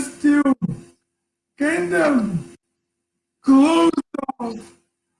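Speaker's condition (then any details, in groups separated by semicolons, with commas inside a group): ALS; voice affected, sometimes hard to understand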